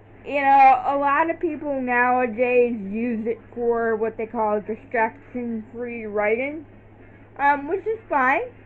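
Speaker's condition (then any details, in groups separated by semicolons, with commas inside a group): Cerebral palsy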